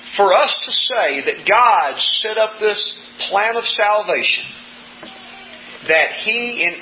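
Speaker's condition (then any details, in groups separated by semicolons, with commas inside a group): No condition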